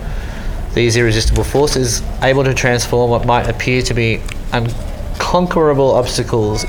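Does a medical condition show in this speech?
Yes: cleft lip and palate; congenital cleft lip and palate, repeated hospital stays and surgeries as a baby.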